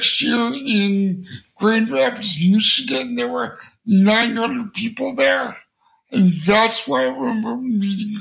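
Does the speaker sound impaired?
Yes: cerebral palsy; congenital, since birth.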